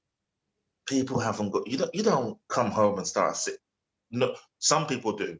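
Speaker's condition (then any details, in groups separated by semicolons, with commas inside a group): No condition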